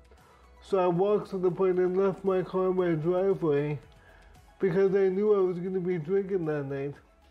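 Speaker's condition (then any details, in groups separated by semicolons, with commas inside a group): Brain injury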